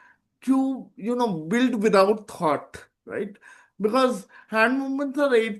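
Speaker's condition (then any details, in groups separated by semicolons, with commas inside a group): Cerebral palsy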